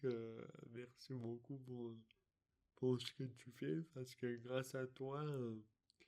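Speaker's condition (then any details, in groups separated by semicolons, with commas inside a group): Dystonia; articulation difficulties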